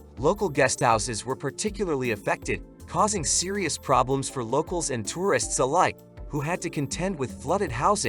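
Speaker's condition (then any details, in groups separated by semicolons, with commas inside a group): No condition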